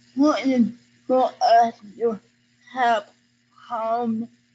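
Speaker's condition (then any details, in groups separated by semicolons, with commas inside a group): Cerebral palsy; present from birth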